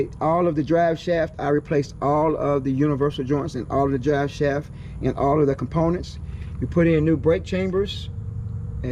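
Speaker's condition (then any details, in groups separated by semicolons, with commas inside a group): No condition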